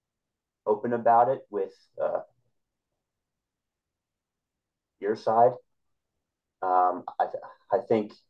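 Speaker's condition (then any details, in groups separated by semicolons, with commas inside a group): Stuttering; stutter since childhood, known to classmates at earlier school before 7th grade; adult, past college freshman year, working, constantly trying to improve stutter; uses small talk to avoid stuttering, talked little as child, discloses stutter, training others builds confidence; repeated words, prolonged sounds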